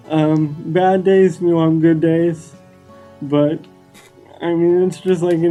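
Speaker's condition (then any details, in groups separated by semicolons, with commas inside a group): Cerebral palsy; wheelchair user; diagnosed at age two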